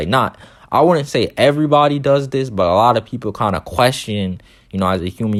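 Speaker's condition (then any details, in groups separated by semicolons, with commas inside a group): No condition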